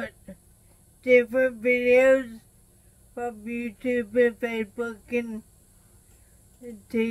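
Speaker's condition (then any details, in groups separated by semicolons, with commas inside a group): Traumatic brain injury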